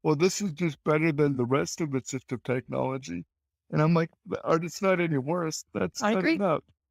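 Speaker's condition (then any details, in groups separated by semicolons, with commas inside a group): Cerebral palsy; childhood prognosis of unclear or no speech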